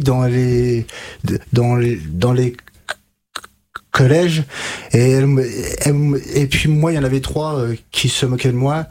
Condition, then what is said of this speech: Stuttering. Donc là par exemple j'ai des blocages et j'ai des répétitions, mais auparavant, avant que je fasse ce gros travail orthophonique, c'était